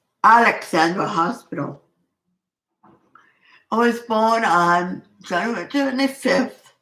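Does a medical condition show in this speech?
Yes: cerebral palsy.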